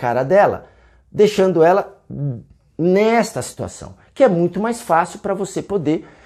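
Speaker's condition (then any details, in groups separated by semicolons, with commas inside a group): No condition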